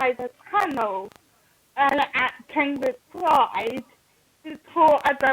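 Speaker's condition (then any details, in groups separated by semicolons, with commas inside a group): Cerebral palsy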